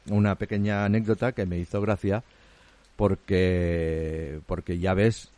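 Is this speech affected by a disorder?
No.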